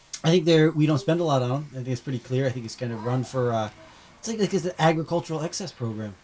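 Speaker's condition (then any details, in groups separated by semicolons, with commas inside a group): No condition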